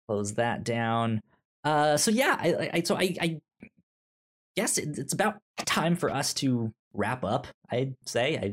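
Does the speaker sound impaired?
Yes: stutter; stutter since childhood, cause unknown, explained as brain moving faster than mouth, speech therapy in elementary school; stutter when talking; here repeated words.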